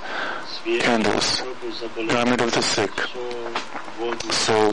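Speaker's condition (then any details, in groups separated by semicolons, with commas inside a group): No condition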